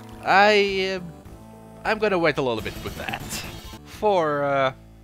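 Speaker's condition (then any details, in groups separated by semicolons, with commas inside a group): No condition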